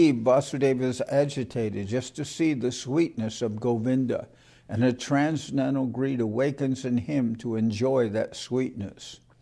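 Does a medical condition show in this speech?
No.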